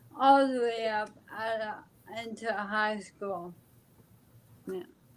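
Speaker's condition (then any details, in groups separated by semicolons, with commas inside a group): ALS; speech affected but still understandable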